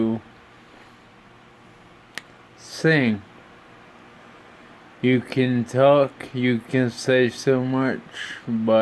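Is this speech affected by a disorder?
Yes: brain injury (brain shearing); tracheostomy.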